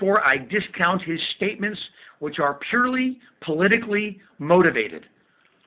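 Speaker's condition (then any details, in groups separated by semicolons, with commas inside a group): No condition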